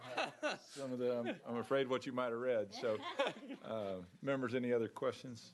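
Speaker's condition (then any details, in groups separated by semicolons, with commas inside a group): No condition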